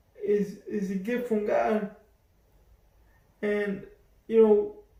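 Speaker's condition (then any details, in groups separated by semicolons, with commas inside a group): Cerebral palsy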